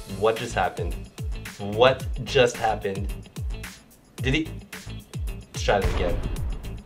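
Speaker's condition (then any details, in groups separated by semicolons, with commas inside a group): No condition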